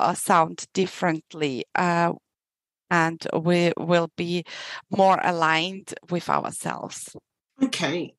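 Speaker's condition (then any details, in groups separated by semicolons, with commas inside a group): No condition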